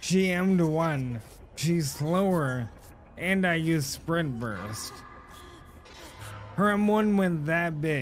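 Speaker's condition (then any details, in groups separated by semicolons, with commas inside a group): ALS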